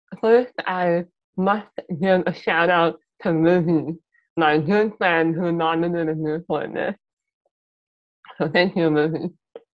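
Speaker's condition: Muscular dystrophy; mild speech impairment

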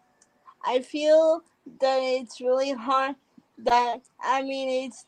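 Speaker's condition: Cerebral palsy; cannot walk

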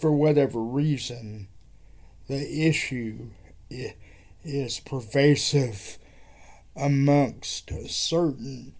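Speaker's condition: Cerebral palsy; wheelchair user

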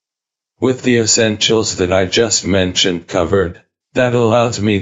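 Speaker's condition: ALS, speech-generating device; cannot speak, eye-activated synthetic voice built from voice banking, types replies, silences while typing

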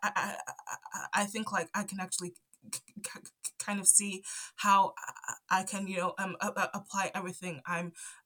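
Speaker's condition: Stutter; onset around age 5 after move from Zambia to UK, none before per parents, cause unknown; adult, ongoing stutter; stutters here and there, stutter affects talking, often stays quiet to avoid stuttering; repeated words, blocks

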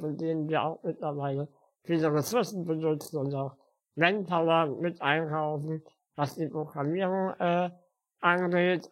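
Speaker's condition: Spinal muscular atrophy; spinal muscular atrophy since birth, uses wheelchair

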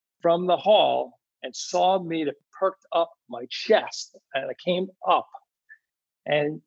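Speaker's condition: Anomic aphasia after stroke; right side unable to move, initially global aphasia per SLPs, then Broca's, now anomic aphasia; initially could neither understand nor speak, first year only 1,000-1,500 words, now word-finding problems

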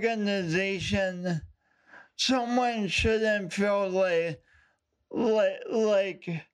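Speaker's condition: Speech impediment; still has speech impediment, speaks publicly

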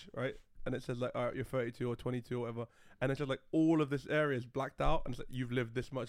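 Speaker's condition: No condition

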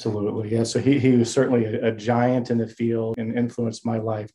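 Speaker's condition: No condition

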